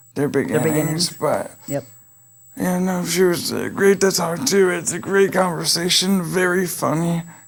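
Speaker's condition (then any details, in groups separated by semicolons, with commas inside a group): Cerebral palsy; able to speak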